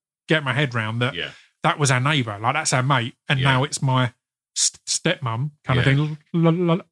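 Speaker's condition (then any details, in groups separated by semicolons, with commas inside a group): Stutter; stutter (stammer) since childhood, a key part of life; occasional stuttering, audible in conversation; repeated sounds, prolonged sounds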